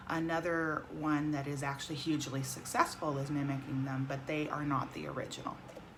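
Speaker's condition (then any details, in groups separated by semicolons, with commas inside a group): No condition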